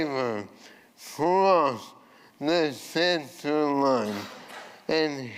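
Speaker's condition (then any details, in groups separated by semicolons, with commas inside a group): ALS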